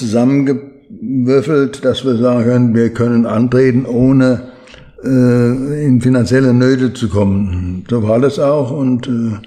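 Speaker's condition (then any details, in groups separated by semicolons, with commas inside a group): Parkinson's disease; slowed movements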